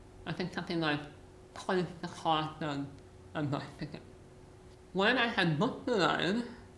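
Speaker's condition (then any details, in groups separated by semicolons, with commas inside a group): Muscular dystrophy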